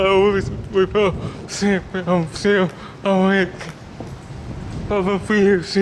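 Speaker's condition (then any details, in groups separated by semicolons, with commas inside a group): Cerebral palsy; speech disability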